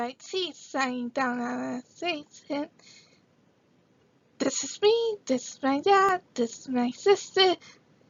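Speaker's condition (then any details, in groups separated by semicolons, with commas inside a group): Cerebral palsy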